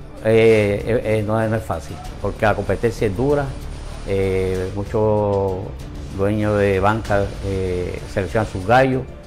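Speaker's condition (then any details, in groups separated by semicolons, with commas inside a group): No condition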